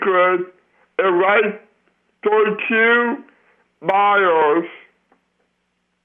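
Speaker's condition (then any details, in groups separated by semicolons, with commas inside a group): Down syndrome; age 21, cognition reported improving dramatically day to day; public inspirational speaker, three to four speeches weekly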